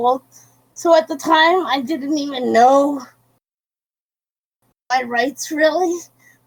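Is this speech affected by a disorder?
Yes: cerebral palsy.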